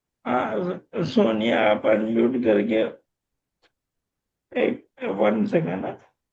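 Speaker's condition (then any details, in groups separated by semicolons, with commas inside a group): Motor neurone disease; voice strong and loud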